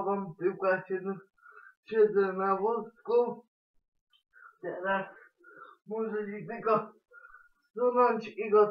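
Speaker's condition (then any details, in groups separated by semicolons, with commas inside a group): Cerebral palsy; does not walk, uses wheelchair with leg strap; transfers from wheelchair independently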